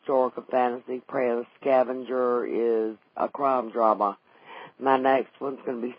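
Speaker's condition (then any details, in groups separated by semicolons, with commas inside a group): Vocal cord paralysis after stroke; wheelchair user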